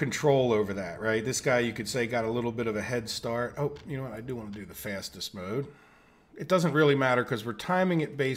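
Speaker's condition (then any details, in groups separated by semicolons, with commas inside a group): No condition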